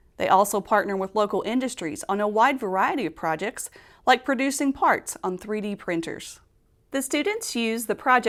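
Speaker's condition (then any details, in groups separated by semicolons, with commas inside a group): No condition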